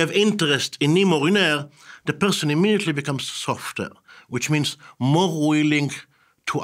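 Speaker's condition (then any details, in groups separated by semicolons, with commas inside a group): No condition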